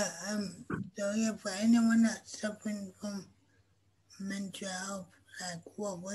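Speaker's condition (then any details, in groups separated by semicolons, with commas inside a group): Cerebral palsy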